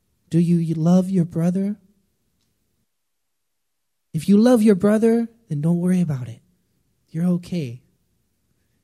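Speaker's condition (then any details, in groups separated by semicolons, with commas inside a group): No condition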